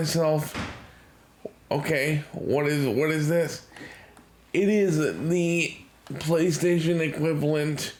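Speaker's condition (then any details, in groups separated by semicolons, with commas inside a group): Cerebral palsy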